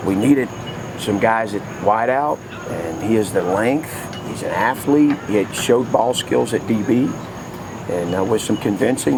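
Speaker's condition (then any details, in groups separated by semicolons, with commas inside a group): No condition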